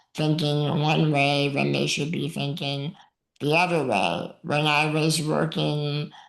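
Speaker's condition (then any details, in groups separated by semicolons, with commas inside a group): Muscular dystrophy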